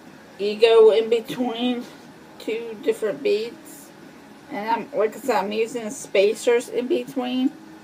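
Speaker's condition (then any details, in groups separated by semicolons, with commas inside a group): Cerebral palsy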